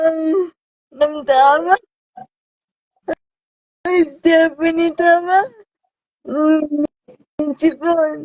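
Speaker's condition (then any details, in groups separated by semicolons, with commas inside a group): Cerebral palsy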